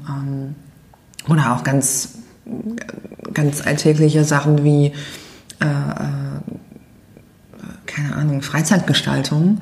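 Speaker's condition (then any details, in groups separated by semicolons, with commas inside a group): No condition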